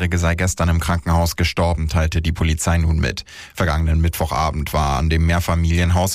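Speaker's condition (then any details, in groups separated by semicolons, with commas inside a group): No condition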